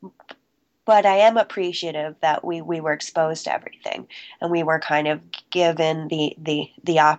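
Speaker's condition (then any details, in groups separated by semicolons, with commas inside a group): Stuttering; covert since childhood, immediate onset soon after starting to talk, school therapy from kindergarten, private therapist; recovering covert, still stutters, American Institute for Stuttering 3-week intensive program, fluency shaping techniques; formerly word switching and avoiding, held back stutters, pushed words out, appeared out of breath; repeated sounds, repeated words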